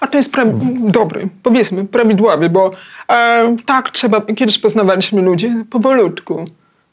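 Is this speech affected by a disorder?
Yes: hard of hearing, cochlear implant; electronic device must be protected from rain and water.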